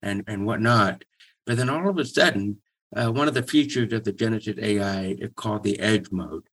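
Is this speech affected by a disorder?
Yes: severe to profound hearing loss; congenital severe to profound hearing loss, identified near age 2, two deaf uncles, hearing aids since early childhood; speech language therapy programs in childhood, relied on lip reading when aids failed.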